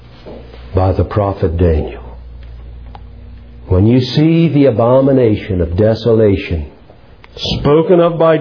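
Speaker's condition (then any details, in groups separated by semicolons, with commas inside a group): No condition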